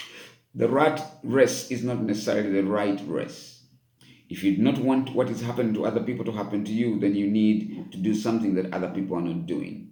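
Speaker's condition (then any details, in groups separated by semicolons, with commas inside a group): No condition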